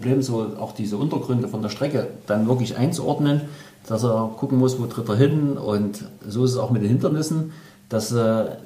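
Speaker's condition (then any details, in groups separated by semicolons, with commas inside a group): No condition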